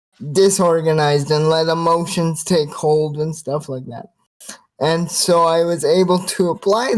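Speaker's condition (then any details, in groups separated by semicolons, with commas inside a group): Cerebral palsy, spastic quadriplegia; quite severe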